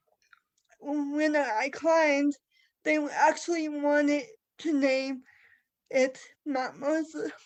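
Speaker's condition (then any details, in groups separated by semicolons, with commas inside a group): Cerebral palsy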